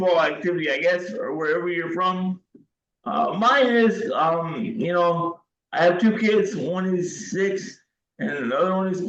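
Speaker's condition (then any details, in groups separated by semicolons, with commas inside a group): Cerebral palsy, severe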